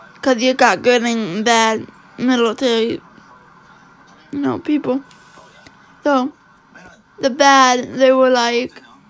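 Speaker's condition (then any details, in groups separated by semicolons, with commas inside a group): Cerebral palsy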